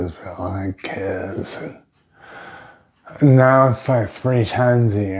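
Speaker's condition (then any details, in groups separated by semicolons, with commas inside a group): Brain injury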